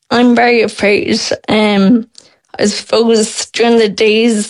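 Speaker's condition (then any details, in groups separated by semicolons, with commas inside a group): Friedreich's ataxia; speech expected to disappear within years, synthetic voice expected, swallowing to worsen needing thickeners, possible ventilator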